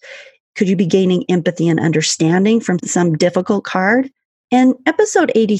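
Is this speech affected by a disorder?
No.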